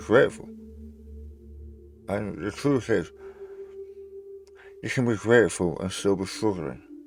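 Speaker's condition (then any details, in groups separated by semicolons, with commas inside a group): Tongue cancer surgery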